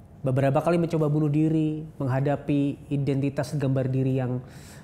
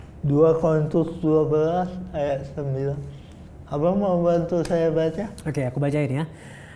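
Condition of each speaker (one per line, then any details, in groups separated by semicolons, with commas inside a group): No condition
Cerebral palsy; cerebral palsy, from birth, delivery error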